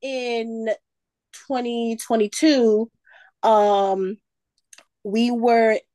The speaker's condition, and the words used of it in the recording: Stuttering. And like, I just never want other people to think that I like don't know what I'm talking about, but like I can't help my stutter, right?